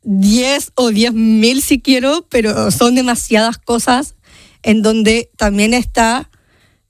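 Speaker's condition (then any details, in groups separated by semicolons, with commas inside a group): Down syndrome; genetic condition, from birth, age 30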